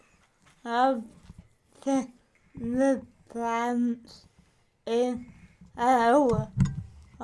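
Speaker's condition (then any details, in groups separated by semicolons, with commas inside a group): Cerebral palsy; from birth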